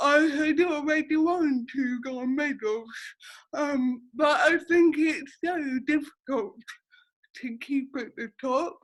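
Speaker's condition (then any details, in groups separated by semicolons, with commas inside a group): Cerebral palsy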